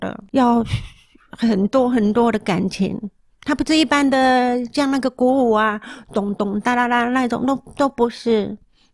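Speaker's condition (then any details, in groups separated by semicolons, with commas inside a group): Moderate-to-severe hearing loss; wears hearing aids, car accident with seven days bedridden, rehabilitation to dance again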